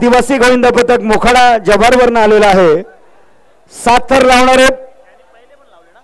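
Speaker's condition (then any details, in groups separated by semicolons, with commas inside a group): No condition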